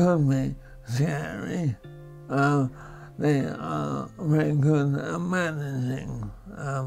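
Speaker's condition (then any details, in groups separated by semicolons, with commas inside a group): Primary lateral sclerosis (MND), PLS; very slow progressing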